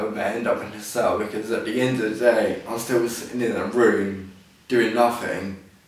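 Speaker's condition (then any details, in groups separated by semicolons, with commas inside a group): Ataxia; speech impediment, sounds intoxicated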